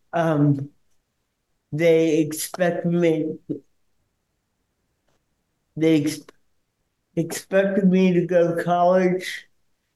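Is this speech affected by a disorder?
Yes: cerebral palsy; cerebral palsy since birth; speech impediment he calls his accent, hard to understand at first, harder on phone.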